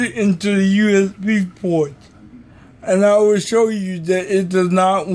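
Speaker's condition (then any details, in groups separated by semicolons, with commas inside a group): Cerebral palsy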